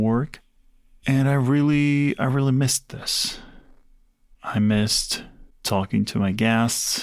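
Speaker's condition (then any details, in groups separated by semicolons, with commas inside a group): No condition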